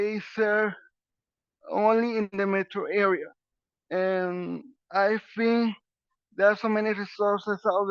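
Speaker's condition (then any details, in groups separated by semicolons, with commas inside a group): Cerebral palsy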